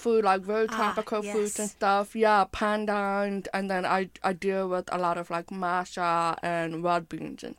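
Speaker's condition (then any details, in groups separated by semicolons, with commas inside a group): Hearing impairment with speech impairment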